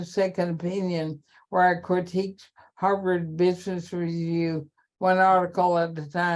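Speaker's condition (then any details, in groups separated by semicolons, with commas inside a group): ALS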